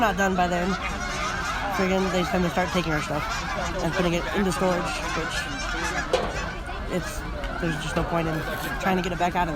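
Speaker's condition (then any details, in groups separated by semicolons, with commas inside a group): No condition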